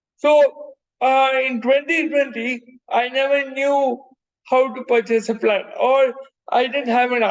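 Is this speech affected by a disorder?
Yes: cerebral palsy.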